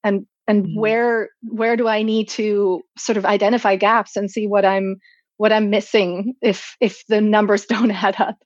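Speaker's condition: No condition

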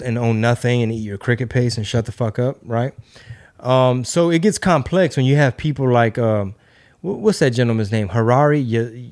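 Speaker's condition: No condition

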